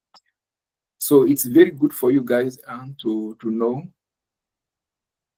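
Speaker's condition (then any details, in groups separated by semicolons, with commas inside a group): No condition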